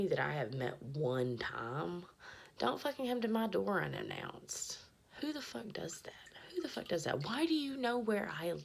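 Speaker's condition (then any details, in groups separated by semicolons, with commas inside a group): No condition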